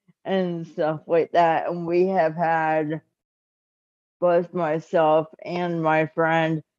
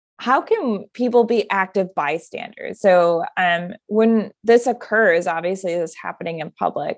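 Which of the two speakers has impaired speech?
The first: cerebral palsy; prenatal stroke, right brain, limited left side.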